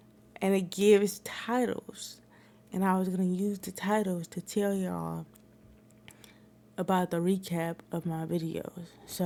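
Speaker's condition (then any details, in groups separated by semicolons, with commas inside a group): Cerebral palsy; wheelchair user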